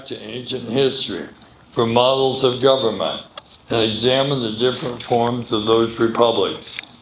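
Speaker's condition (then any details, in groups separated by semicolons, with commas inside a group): Medical condition affecting speech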